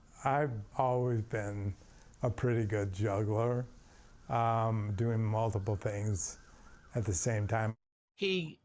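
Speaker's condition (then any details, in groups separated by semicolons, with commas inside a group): ALS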